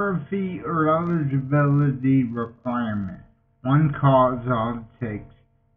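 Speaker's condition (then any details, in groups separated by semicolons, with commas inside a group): Multiple sclerosis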